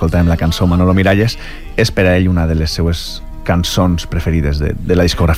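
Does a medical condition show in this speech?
No.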